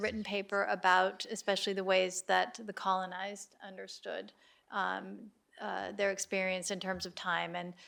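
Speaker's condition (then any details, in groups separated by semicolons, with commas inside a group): No condition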